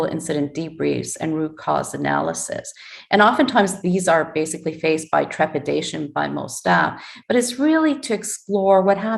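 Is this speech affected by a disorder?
No.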